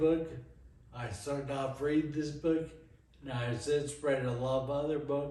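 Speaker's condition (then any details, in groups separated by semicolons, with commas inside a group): Friedreich's ataxia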